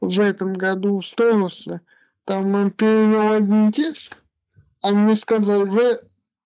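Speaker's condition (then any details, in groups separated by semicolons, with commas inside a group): Cerebral palsy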